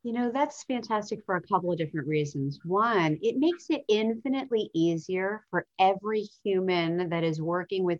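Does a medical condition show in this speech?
No.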